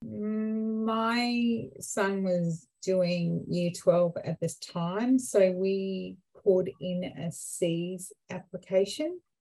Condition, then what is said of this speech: Aphasia. I had to make sure my family was around because um, I have aphasia and apraxia.